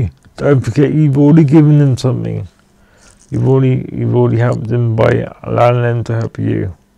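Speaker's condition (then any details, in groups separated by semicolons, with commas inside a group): Cerebral palsy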